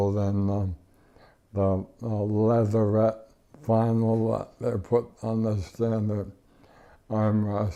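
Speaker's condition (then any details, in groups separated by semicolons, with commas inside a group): ALS; hard breathing against constant pressure, sleep apnea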